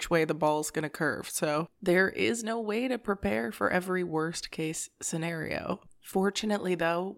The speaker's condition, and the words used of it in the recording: None; typical speech.